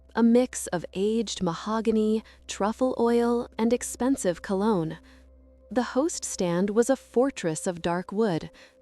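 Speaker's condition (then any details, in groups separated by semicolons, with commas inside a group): No condition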